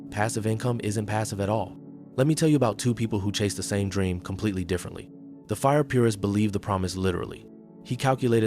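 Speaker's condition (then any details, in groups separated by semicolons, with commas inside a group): No condition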